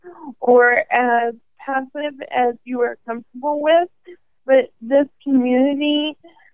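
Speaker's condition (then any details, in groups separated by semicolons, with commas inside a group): ALS; probable category at diagnosis, first symptoms in hand, diagnosed at 27 after 18 months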